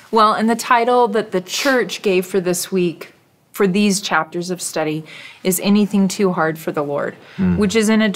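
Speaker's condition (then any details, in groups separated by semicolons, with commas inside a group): No condition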